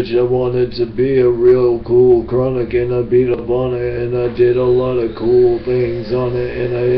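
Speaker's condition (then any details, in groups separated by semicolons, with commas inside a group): Brain injury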